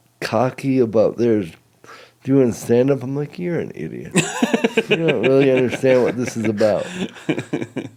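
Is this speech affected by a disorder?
Yes: cerebral palsy.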